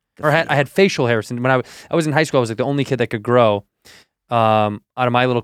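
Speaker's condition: No condition

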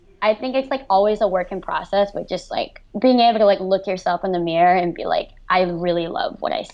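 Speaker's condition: Cleft lip and palate; severe congenital cleft lip and palate

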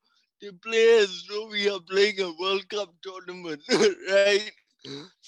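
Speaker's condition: Cerebral palsy; speech affected

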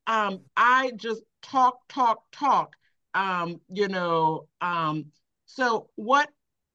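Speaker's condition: Aphasia after stroke; comprehends well but cannot repeat, viewer describes speech as clear

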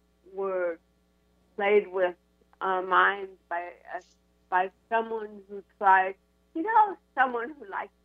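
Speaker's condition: Cerebral palsy; from infancy

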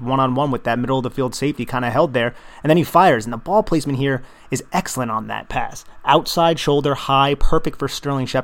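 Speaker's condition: No condition

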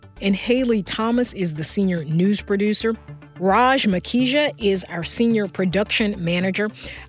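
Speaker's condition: No condition

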